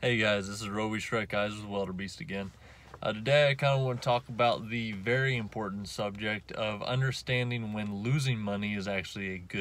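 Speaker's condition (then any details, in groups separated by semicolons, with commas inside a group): No condition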